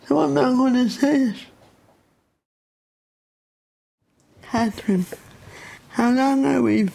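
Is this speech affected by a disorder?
Yes: cerebral palsy; childhood speech therapy over 20 years ago, disliked, felt aimed at removing Pavee accent; no current speech therapy, not wanted; poor voice control, slow, hard to understand, big words take breath, thought drunk on phone.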